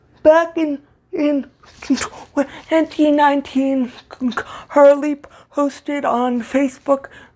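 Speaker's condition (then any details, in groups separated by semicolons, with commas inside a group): Cerebral palsy, severe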